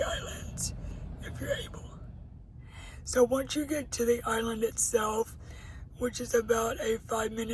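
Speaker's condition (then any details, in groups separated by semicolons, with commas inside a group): Cerebral palsy; voice permanently damaged, may be hard to understand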